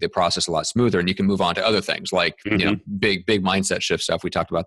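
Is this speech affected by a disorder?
No.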